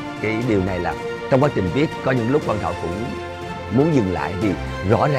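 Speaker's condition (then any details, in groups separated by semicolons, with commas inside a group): No condition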